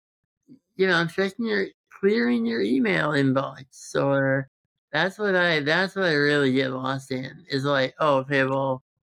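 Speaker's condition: Congenital muscular dystrophy; present since birth

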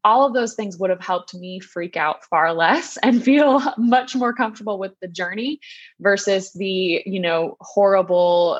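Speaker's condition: No condition

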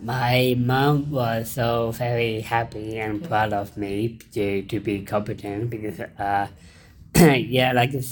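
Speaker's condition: Down syndrome; intellectual disability

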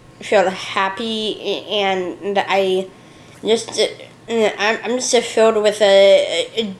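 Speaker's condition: Down syndrome; age 34

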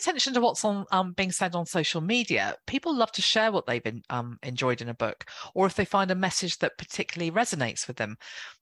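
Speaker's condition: No condition

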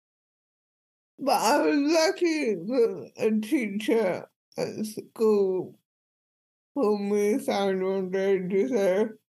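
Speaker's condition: Cerebral palsy; speech impediment

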